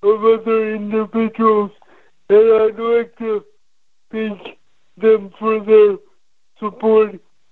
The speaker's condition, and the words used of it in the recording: Cerebral palsy. Okay, operator here, I was able to hear how I was able to personalize my own apartment by, and then I heard walls.